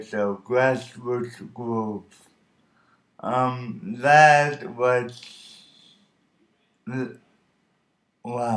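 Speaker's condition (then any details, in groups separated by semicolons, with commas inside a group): Cerebral palsy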